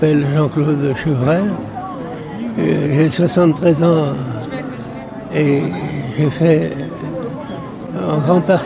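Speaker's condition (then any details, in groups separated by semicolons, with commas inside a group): Parkinson's disease; bone weakening with loss of all teeth, pronounced curvature problems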